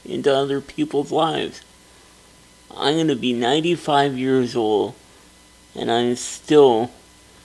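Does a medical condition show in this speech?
Yes: cerebral palsy; wheelchair user.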